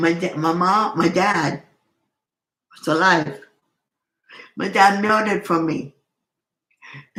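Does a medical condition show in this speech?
Yes: cerebral palsy.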